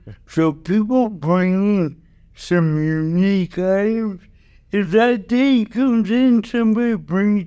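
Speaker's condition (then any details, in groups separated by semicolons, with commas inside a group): Cerebral palsy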